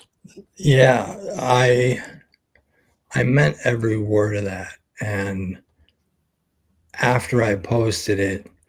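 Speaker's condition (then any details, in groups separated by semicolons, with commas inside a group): ALS; expects to lose voice very soon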